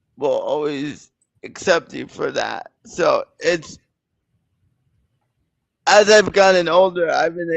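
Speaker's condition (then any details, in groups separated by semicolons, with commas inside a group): Cerebral palsy; present from birth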